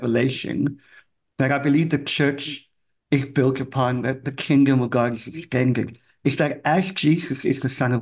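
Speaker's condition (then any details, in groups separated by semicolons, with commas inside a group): Cleft palate; congenital, from birth, affects hearing; still impacts ability to speak and hear; severe speech impediment as a kid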